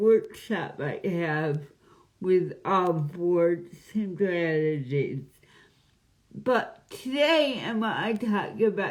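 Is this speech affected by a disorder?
Yes: cerebral palsy; noticeably affected speech.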